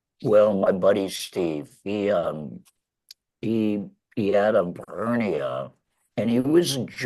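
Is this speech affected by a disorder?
Yes: laryngectomy; 11 years since surgery.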